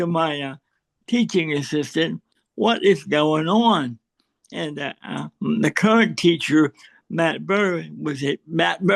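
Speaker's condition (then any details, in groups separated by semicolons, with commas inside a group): Cerebral palsy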